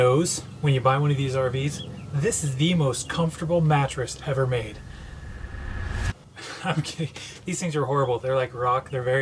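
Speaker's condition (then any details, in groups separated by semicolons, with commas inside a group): No condition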